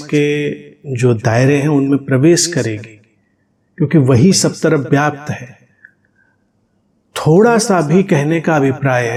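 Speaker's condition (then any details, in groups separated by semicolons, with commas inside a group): No condition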